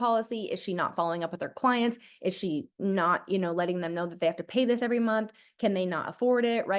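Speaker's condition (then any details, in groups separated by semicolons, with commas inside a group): No condition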